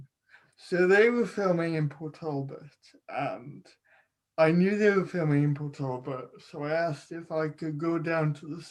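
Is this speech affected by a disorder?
Yes: cerebral palsy; childhood surgery; predicted would not talk, childhood speech disordered, deemed unable to speak.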